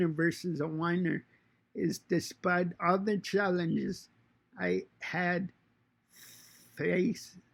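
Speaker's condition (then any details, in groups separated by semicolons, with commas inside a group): Cerebral palsy; fine motor impairment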